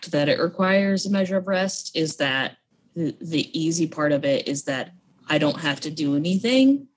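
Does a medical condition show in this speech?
No.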